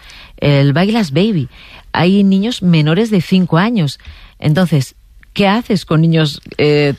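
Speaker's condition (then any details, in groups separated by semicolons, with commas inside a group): No condition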